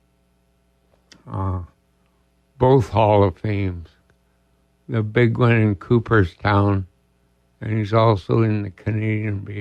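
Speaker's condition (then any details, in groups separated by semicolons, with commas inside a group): ALS; diagnosed about two years ago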